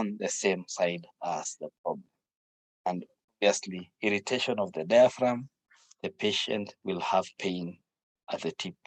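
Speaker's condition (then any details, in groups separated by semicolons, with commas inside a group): No condition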